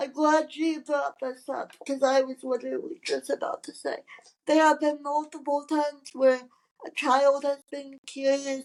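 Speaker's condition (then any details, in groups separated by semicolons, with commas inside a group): Cerebral palsy; from birth, wheelchair user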